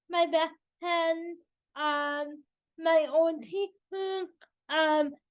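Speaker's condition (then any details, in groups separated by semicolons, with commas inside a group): Cerebral palsy, spastic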